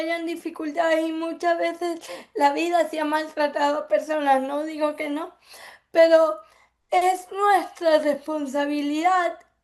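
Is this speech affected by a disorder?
Yes: cerebral palsy; from birth; affects speech.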